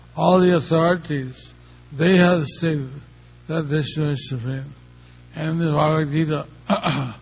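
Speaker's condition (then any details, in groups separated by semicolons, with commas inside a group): Stroke; understood only a little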